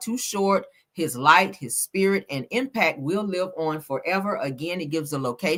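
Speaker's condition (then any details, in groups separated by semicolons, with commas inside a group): No condition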